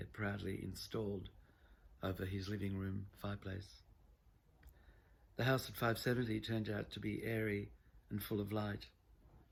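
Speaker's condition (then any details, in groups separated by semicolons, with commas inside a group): No condition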